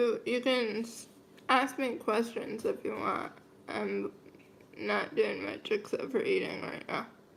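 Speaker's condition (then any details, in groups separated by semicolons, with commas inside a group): Cerebral palsy, mild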